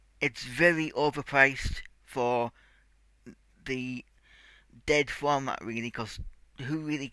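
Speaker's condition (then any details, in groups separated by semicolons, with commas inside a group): Cerebral palsy; tight muscles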